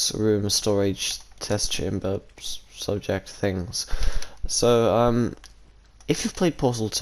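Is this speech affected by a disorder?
No.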